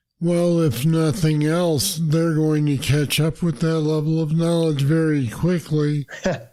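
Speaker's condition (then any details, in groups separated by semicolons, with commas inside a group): Parkinson's disease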